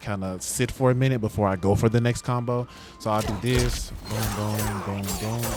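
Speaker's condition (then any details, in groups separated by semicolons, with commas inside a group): No condition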